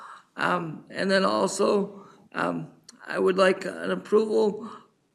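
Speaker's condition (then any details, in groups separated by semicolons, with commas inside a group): Cerebral palsy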